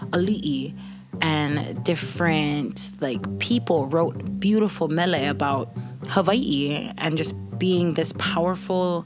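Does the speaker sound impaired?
No.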